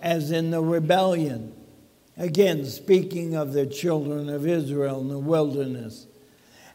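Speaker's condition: ALS; talking funny

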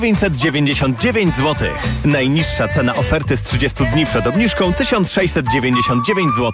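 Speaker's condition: No condition

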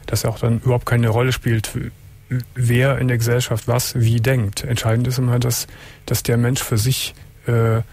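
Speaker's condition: No condition

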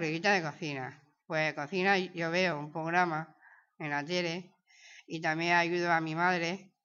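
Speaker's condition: Down syndrome

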